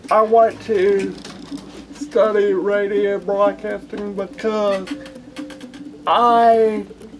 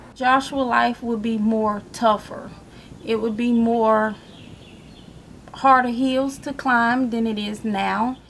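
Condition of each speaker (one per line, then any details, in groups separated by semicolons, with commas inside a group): Cerebral palsy
No condition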